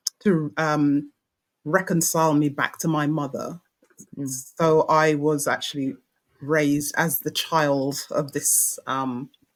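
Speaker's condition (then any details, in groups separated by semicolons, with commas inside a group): No condition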